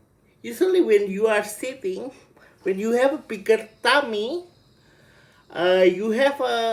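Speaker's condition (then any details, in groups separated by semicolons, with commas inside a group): Cerebral palsy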